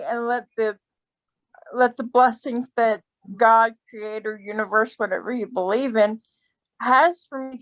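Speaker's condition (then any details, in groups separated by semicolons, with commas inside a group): Cerebral palsy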